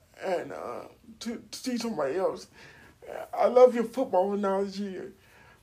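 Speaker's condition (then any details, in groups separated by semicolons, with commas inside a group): Cerebral palsy; uses wheelchair, age 42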